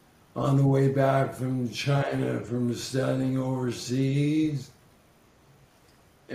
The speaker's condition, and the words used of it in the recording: ALS (motor neuron disease). I apologize in advance for my slurred speech but that's part of ALS.